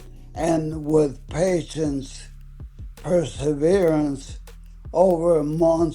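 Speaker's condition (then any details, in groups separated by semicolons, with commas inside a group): ALS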